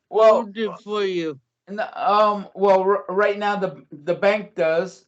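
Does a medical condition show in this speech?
Yes: cerebral palsy; since childhood.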